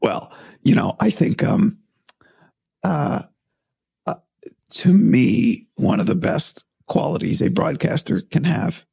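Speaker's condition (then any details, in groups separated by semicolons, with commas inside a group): Vocal cord surgery; vocal cord surgery by ear nose and throat surgeon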